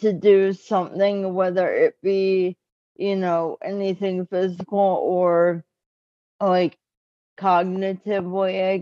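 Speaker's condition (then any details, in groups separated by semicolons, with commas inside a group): Cerebral palsy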